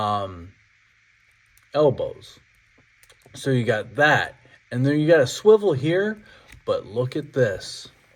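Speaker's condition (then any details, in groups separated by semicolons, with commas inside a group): No condition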